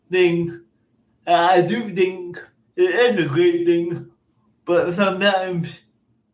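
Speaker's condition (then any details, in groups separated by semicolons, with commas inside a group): Cerebral palsy; cerebral palsy from birth, caused by oxygen loss at birth, affects motor skills; speech impairments, speech therapy from age seven with jeff in orlando, school speaking device declined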